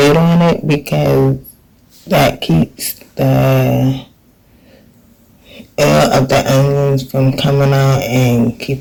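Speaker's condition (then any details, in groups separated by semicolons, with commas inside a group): Cerebral palsy; from birth, left leg affected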